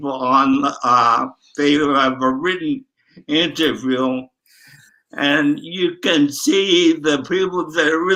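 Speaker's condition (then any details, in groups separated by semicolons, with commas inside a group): Traumatic brain injury, ataxic; tongue affected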